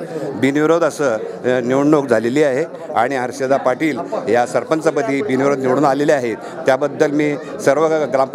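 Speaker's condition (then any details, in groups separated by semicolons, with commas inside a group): No condition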